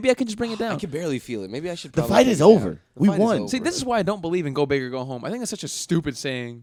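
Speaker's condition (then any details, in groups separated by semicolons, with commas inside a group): No condition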